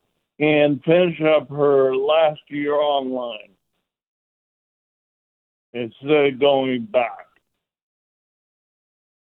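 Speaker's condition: ALS; ALS diagnosed last april, about 18 months ago, fast progressive terminal disease; emotional while speaking, told to take a deep breath; trouble speaking, wife Lori helps with some sentences, still doing pretty good job per host

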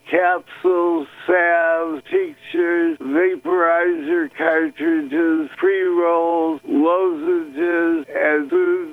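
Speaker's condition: Parkinson's disease; reduced neurotransmitters, possibly genetic and Akron Ohio tire factory water pollution; uses cannabis products with THC and CBD since diagnosis, after Dr. Meshulam's work in Israel; slow or halting, sounds as before to own ear on playback

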